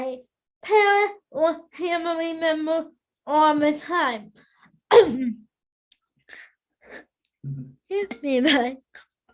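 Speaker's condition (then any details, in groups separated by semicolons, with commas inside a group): Cerebral palsy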